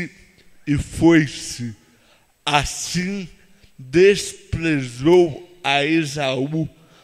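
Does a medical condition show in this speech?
Yes: cerebral palsy; no speech as child.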